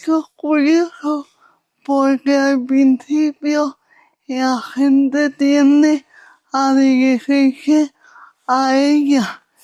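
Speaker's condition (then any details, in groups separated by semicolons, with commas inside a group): Cerebral palsy; unchanged since earlier assessment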